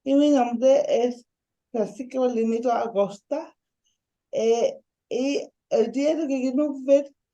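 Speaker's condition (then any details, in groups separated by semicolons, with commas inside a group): Ataxic cerebral palsy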